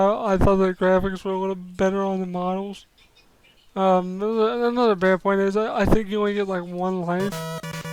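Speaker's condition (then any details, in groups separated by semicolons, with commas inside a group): Cerebral palsy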